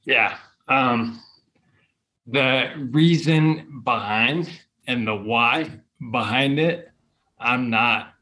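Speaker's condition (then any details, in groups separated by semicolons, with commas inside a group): Bulbar onset ALS; speech problems first, at first only after alcohol, later in everyday life, disease taking speaking away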